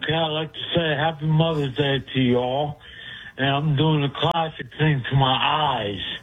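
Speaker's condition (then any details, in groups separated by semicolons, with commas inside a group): Speech impediment; cause unclear, stabbed by girlfriend and hit on head with ashtray years ago; speaking by telephone as a radio show caller; usually hard for host to understand, understood better than ever during this call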